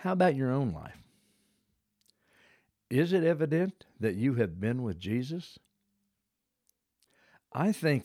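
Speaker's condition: No condition

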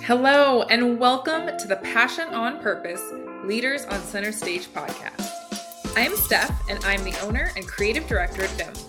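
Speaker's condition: No condition

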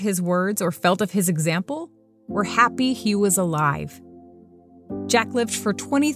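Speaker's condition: No condition

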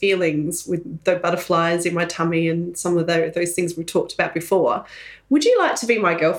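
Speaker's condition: No condition

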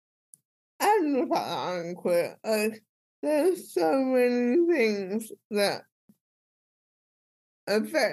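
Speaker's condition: Cerebral palsy; speech impediment

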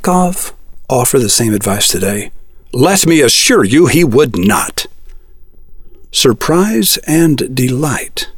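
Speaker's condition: No condition

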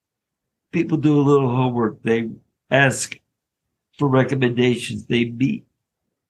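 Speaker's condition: ALS; diagnosed about five years ago

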